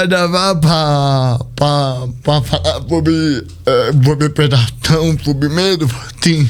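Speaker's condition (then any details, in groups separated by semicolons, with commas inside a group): Cerebral palsy; speech not normal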